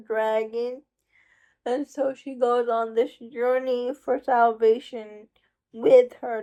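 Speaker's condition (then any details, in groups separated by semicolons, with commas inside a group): Cerebral palsy; uses wheelchair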